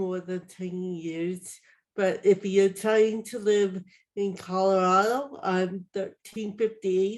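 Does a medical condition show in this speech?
Yes: cerebral palsy.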